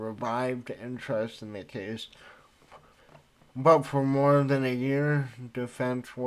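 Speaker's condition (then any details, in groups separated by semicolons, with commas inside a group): Cerebral palsy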